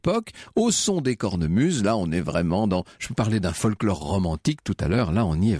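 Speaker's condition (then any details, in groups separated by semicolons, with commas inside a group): No condition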